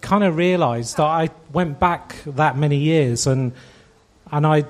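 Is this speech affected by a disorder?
No.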